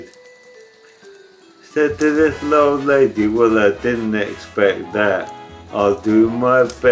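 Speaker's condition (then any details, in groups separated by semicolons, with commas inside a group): ALS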